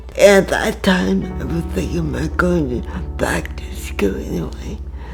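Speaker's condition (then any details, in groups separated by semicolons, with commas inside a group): Cerebral palsy; from birth; communication difficult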